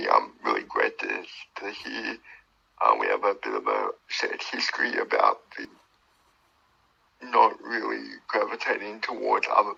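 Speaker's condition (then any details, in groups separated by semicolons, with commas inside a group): Cerebral palsy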